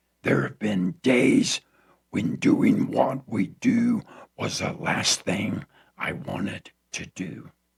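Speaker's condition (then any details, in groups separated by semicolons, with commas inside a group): Throat cancer; tracheostomy tube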